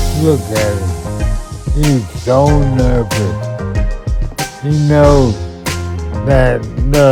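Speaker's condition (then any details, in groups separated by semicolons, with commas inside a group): Multiple sclerosis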